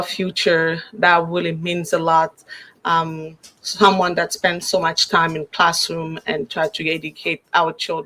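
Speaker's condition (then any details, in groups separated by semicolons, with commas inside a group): No condition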